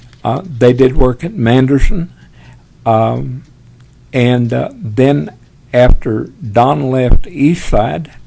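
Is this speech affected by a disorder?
Yes: Parkinson's; tremors as early symptom.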